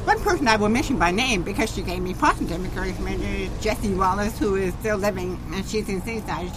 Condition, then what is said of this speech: Deafness. I've always had to explain to people that I sound different because I'm deaf.